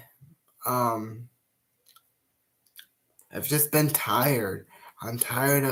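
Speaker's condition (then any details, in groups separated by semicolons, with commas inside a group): Cerebral palsy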